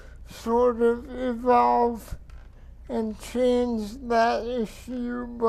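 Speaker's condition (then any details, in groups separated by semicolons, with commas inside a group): Cerebral palsy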